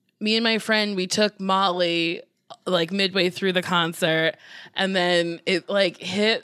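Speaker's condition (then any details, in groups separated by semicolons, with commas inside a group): No condition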